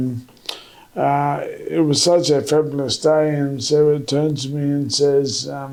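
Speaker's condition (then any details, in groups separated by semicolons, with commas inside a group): MND; about 8.5 years since diagnosis, trial drug slowing progression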